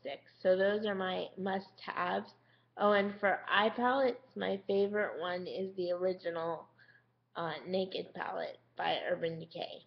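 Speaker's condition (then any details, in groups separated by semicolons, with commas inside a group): Cerebral palsy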